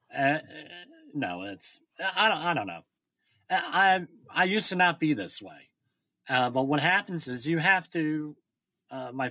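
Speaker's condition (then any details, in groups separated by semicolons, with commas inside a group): Bilateral cleft lip and palate; congenital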